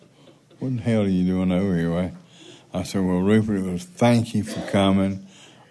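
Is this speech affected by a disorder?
Yes: Parkinson's.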